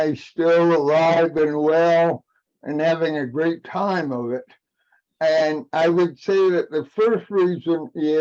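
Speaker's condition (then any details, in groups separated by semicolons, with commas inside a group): Cerebral palsy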